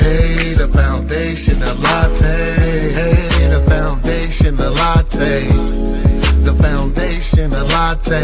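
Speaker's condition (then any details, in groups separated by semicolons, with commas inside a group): No condition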